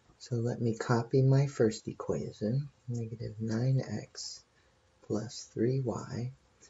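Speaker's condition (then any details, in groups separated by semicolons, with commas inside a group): No condition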